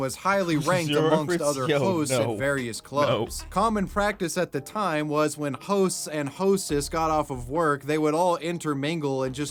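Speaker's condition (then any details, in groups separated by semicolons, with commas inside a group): No condition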